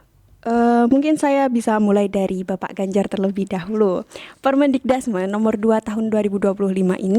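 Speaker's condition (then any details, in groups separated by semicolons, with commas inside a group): No condition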